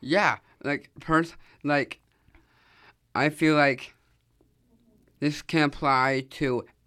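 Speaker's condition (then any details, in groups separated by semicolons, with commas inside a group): Down syndrome; able to express self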